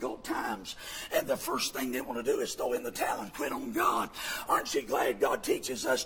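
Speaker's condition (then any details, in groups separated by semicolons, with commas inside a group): Vocal fold paralysis, bilateral; speaks with false vocal folds; voices with false folds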